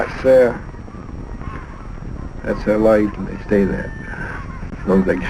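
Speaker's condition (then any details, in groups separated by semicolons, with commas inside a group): No condition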